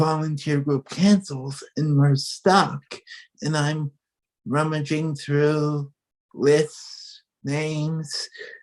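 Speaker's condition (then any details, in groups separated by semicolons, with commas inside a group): Cerebral palsy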